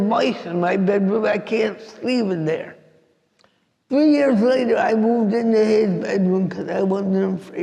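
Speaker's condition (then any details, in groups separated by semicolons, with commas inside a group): Cerebral palsy; affects walking and speech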